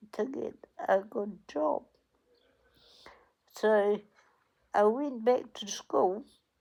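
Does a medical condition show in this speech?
Yes: cerebral palsy; onset at 8 days old.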